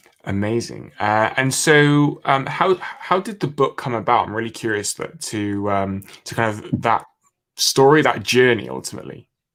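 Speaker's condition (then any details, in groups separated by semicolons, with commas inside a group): No condition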